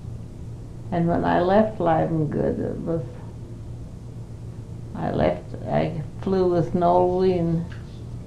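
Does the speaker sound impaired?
Yes: Parkinson's; not very able to do much.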